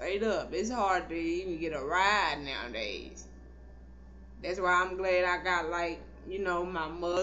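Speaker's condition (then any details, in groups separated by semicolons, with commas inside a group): Cerebral palsy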